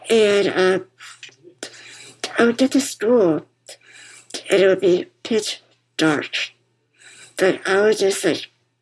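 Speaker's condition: Muscular dystrophy; diagnosed as toddler, uses wheelchair; bipap machine audible throughout conversation

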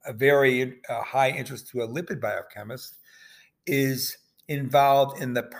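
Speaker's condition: No condition

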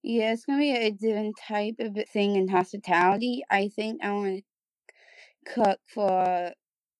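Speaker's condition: Down syndrome; third copy of the 21st chromosome

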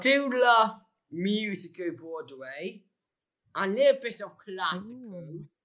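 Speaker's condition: Down syndrome

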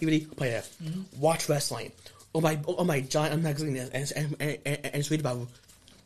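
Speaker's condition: Stutter; stutter since childhood, speech therapist in school; no stuttering when performing in wrestling ring; repeated sounds

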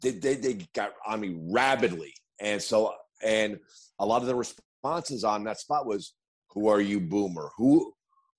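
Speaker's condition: Speech impediment; since childhood, worst in grade school; still noticeable sometimes when speaking; as child could not get out a sentence, took forever, panicked reading aloud in class; repeated sounds, repeated words

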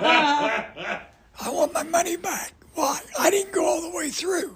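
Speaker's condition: Voice damage from cancer; ongoing cancer fight

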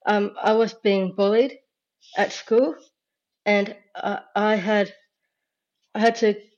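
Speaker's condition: Down syndrome

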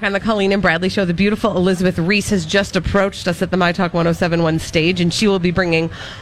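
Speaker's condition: No condition

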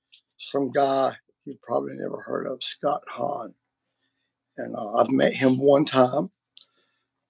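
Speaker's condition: Vocal cord surgery; including laser treatment

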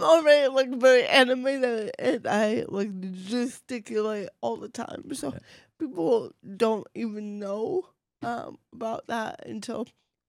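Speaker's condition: Cerebral palsy; incredibly mild case, affects only voice and one hand

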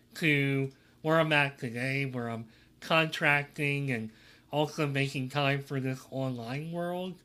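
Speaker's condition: Cleft lip and palate

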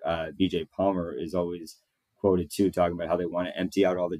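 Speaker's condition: No condition

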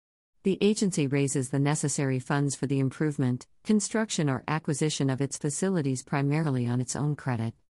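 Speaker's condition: No condition

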